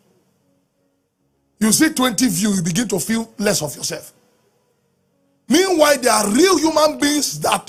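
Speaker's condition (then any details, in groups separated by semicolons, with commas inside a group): No condition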